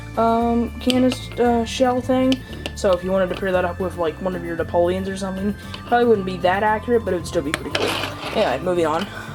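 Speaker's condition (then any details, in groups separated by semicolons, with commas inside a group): No condition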